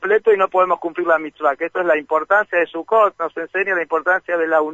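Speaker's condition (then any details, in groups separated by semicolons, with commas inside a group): No condition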